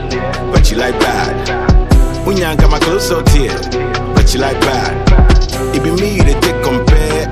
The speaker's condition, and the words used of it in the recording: No condition.